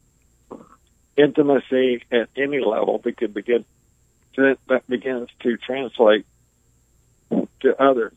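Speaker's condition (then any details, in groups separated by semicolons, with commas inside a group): ALS; progressive paralysis, wheelchair user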